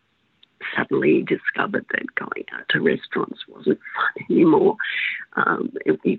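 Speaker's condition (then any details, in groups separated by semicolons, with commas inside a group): Spasmodic dysphonia; about 16 years since onset, persistent with treatment, uses strategies to short-circuit spasms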